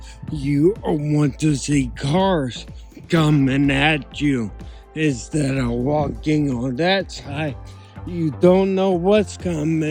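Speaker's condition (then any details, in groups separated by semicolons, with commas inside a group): Ataxia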